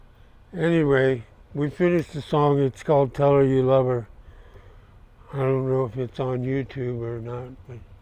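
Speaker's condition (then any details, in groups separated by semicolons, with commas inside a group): Parkinson's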